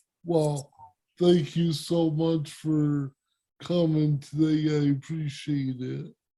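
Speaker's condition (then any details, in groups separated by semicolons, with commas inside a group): Cerebral palsy; speech impairment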